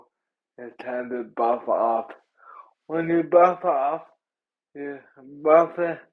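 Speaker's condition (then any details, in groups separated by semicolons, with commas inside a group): Cerebral palsy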